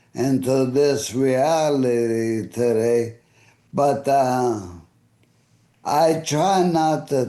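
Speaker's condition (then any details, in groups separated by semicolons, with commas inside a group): ALS; voice affected and fading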